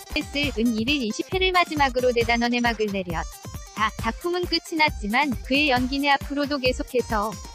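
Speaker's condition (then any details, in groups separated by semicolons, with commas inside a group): No condition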